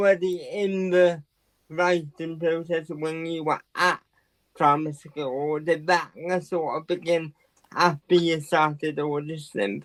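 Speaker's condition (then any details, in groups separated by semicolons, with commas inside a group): Quadriplegic cerebral palsy; quadriplegic, full-time powerchair user; diagnosed in infancy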